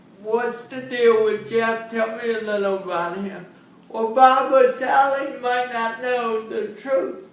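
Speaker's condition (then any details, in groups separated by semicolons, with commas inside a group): Cerebral palsy; since birth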